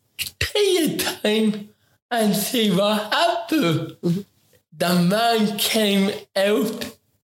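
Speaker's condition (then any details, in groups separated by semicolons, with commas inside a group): Ataxic cerebral palsy; affects talking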